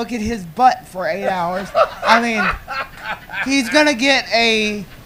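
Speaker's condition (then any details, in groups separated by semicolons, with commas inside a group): Cerebral palsy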